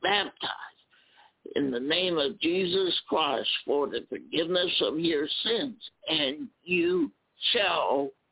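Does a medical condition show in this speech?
Yes: spasmodic dysphonia; recent Botox injections into vocal cords.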